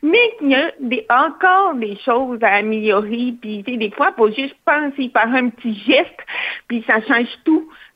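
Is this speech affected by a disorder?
Yes: hearing loss with cochlear implant; hard of hearing, cochlear implant at age 4, operated very young, uses interpreters; masks make understanding others harder.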